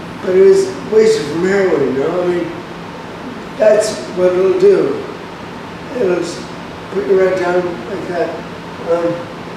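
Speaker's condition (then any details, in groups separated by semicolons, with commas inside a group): Brain injury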